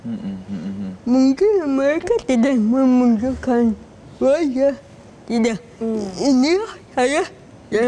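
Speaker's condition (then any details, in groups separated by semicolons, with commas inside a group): Cerebral palsy; walking relatively difficult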